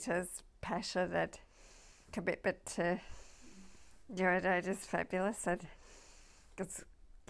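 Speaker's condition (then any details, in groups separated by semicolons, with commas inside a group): MND (ALS); lost ability to talk, uses text to speech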